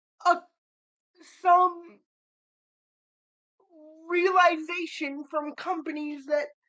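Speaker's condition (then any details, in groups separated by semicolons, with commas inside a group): Cerebral palsy; spastic cerebral palsy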